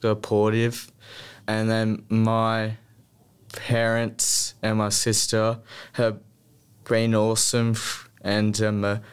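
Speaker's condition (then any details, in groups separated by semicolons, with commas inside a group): Stutter; childhood stutter; prolonged sounds, blocks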